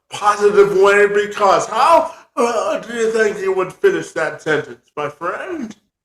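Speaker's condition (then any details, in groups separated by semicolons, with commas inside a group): Cerebral palsy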